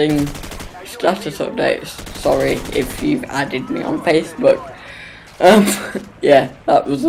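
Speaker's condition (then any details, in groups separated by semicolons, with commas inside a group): Cerebral palsy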